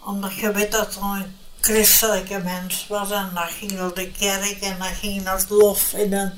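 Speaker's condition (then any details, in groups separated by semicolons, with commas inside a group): Brain hemorrhage; some letters no longer pronounceable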